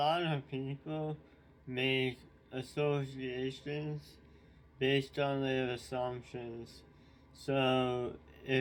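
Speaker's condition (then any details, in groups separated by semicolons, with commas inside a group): Tongue cancer surgery; speech impediment, slow deliberate talking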